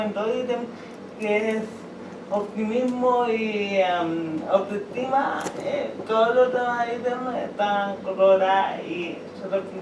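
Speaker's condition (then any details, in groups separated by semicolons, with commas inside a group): Cerebral palsy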